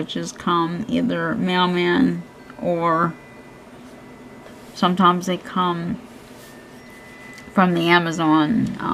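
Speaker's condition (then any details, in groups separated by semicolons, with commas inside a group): Cerebral palsy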